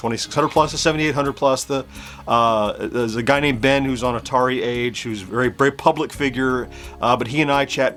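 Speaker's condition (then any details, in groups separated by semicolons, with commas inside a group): No condition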